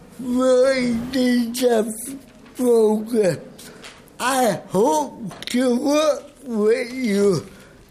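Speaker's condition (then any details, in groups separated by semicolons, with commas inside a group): Cerebral palsy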